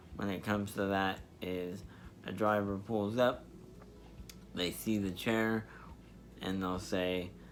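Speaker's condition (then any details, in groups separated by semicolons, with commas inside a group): Spastic diplegia cerebral palsy; wheelchair user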